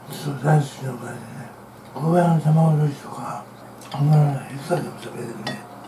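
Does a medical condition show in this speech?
Yes: tongue cancer, partial glossectomy.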